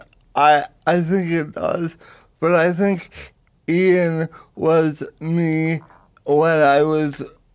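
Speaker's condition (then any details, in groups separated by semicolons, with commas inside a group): Cerebral palsy; cooks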